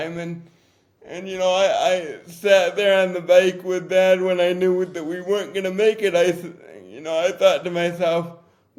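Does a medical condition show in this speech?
Yes: cerebral palsy; from birth, affects walking and talking; difficult to talk.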